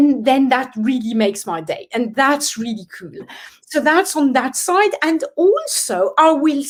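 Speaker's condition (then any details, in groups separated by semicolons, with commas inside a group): No condition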